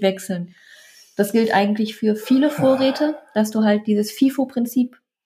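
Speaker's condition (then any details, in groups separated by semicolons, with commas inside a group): No condition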